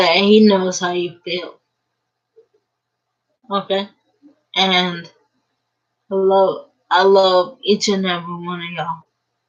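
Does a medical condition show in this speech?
Yes: cerebral palsy; uses a wheelchair.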